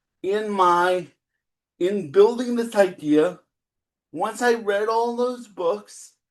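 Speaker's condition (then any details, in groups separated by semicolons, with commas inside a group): Cerebral palsy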